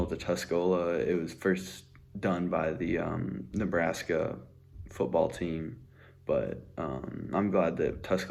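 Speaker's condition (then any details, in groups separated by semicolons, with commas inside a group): No condition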